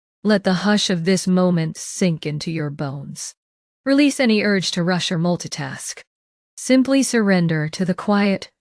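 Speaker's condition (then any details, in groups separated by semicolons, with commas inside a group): No condition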